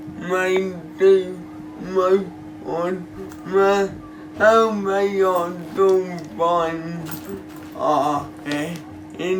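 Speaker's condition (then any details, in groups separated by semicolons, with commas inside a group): Cerebral palsy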